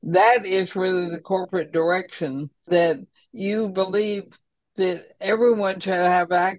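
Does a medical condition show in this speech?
Yes: ALS; slurred speech, still understood by listeners, host says slur not noticeable.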